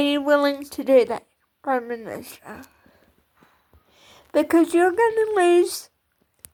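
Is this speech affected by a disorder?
Yes: cerebral palsy.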